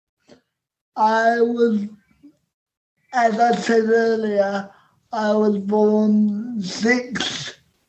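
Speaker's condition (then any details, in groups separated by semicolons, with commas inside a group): Cerebral palsy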